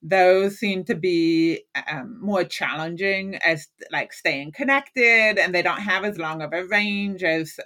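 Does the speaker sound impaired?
Yes: hearing loss; lifelong hearing loss since childhood, hearing aid and cochlear implant; currently uses hearing aid and cochlear implant.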